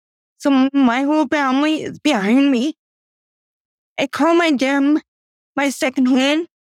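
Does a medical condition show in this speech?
Yes: cerebral palsy; from birth, doctors predicted never walking, took first steps, walks with walker, first tricycle at age 12.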